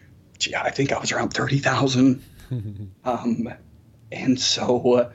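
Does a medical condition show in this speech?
Yes: spasmodic dysphonia; voice changes began about 10 years ago, progressively worse over following year, many doctors missed diagnosis; vocal cords break open when speaking, breathy on certain syllables, can still communicate and be heard.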